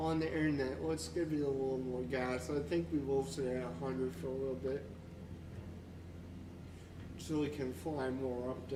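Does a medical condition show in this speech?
Yes: cerebral palsy; only one hand usable.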